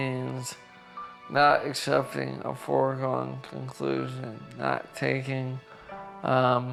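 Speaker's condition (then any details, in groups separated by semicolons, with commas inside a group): ALS; onset with upper body and upper chest spasms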